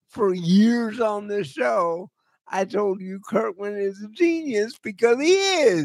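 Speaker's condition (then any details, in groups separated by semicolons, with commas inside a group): Cerebral palsy; eyes wander, trouble focusing eyes, difficulty focusing in vr, wears eyewear partly because of wandering eyes; voice always shot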